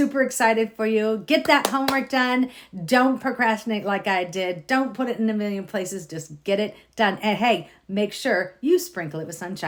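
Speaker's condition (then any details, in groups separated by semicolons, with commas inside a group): No condition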